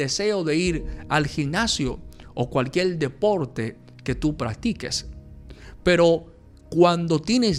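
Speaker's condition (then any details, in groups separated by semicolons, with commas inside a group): No condition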